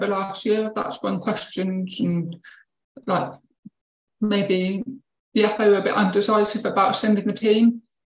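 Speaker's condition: Deafness with cochlear implant; profound deafness, cochlear implant with electrode inside cochlea, worn behind ear, uses BSL

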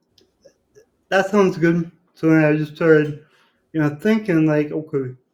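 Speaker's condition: Cerebral palsy; from birth complication, born without pulse or breathing and revived, diagnosed near age one

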